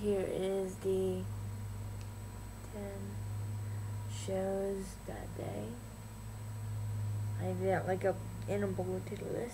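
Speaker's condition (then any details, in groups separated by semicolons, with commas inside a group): Cerebral palsy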